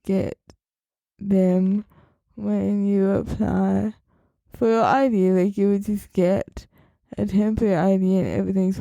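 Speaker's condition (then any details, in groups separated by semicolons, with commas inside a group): Cerebral palsy; uses wheelchair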